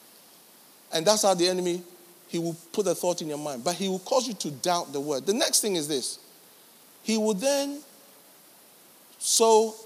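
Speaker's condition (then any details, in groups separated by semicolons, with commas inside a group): No condition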